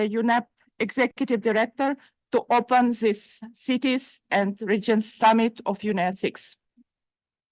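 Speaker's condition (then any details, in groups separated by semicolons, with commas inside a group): No condition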